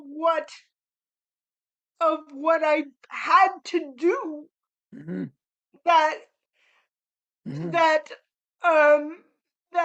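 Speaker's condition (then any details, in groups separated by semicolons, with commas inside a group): Cerebral palsy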